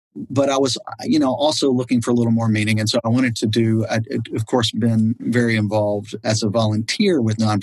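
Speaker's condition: No condition

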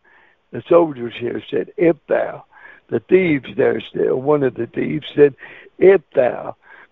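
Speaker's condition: Cerebral palsy; wheelchair user

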